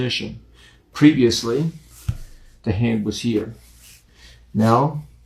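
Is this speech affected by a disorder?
No.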